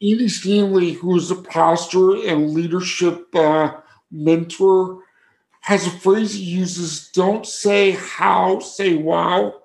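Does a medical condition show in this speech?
Yes: cerebral palsy; from birth, damaged brain area for balance and coordination, appears missing on MRI, affects arms and legs, power wheelchair most days; affects speech.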